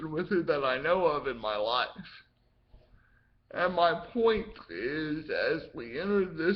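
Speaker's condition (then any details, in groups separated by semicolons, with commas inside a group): Cerebral palsy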